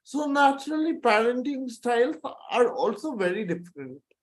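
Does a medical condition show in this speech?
Yes: cerebral palsy.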